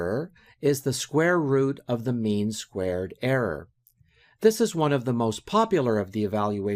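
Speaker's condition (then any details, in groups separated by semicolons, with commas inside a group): No condition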